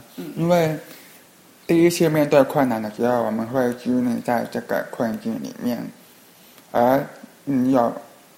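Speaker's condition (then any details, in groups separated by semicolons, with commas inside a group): Hearing impairment; Skype video calls hard, others speak too fast, gets interrupted, falls behind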